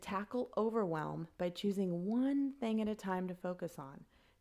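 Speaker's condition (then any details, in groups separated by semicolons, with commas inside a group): No condition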